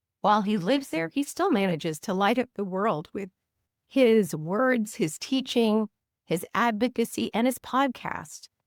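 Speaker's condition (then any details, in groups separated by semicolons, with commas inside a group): No condition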